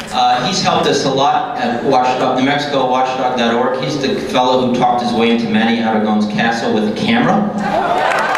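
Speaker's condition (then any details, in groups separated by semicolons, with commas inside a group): No condition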